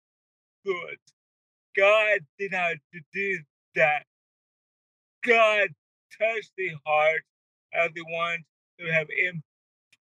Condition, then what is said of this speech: Cerebral palsy. In fact, when people in Hollywood ask me where I'm from, I say Texas, and then they reply, "Oh, so that's why you talk so slow."